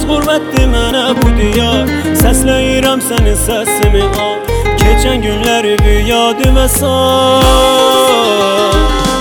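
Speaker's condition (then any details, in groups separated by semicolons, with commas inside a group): No condition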